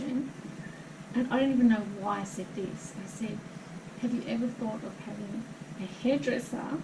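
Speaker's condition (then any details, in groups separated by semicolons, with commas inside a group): No condition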